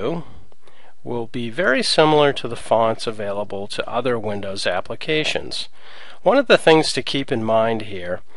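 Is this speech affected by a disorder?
No.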